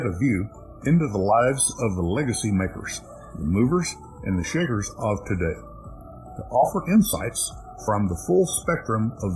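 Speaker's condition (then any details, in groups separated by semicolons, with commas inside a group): No condition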